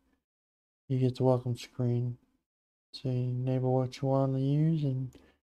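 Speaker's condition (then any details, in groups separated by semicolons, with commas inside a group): Parkinson's disease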